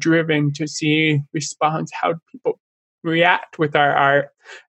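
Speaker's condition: Deafness, born deaf in both ears; speech okay, still has accent

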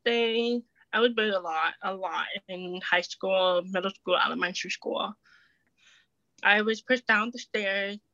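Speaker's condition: Deafness, acquired at age 4 after ear infection; cannot follow masked speakers

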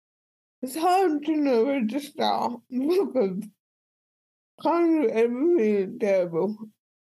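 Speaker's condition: Cerebral palsy; speech impediment

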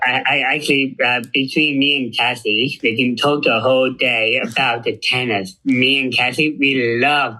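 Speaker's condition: Down syndrome; intellectual disability

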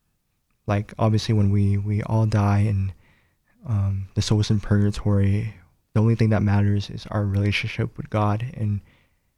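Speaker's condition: Cleft palate; congenital cleft palate involving mouth

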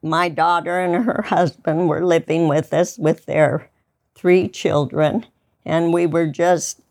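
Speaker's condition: ALS; rare incurable progressive neurodegenerative disease, diagnosed about 3 years ago, lost ability to walk, wheelchair user; about 3 years since diagnosis, cannot walk, arms and hands still move somewhat

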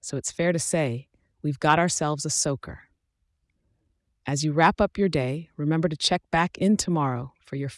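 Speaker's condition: No condition

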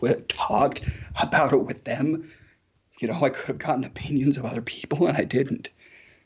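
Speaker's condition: Spasmodic dysphonia; voice changes began about 10 years ago, progressively worse over following year, many doctors missed diagnosis; vocal cords break open when speaking, breathy on certain syllables, can still communicate and be heard

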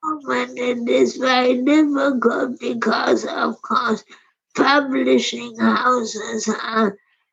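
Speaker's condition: Primary lateral sclerosis; wheelchair

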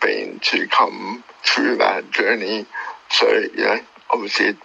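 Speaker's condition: Cerebral palsy; born two months premature

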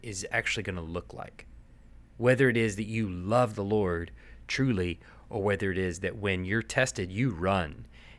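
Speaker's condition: No condition

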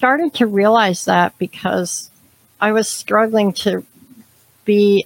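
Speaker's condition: Cleft palate, severe; no nose

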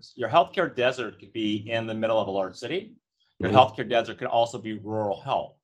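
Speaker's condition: No condition

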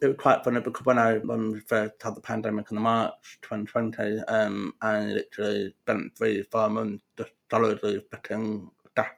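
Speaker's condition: Profound deafness; congenital profound deafness

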